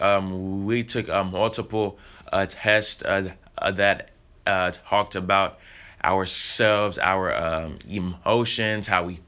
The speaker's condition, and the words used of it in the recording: Stuttering. And it's a lot easier not to stutter and you are saying the same thing that you've rehearsed a thousand times.